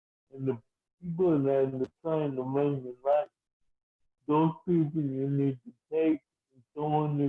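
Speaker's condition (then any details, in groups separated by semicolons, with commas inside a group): Cerebral palsy, mild; speech slightly affected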